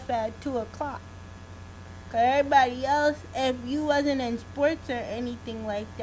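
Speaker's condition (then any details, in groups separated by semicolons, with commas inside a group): Cerebral palsy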